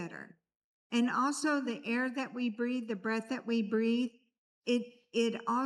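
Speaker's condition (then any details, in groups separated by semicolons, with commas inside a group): No condition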